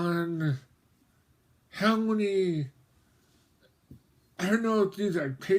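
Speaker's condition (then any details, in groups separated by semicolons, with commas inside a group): Mobius syndrome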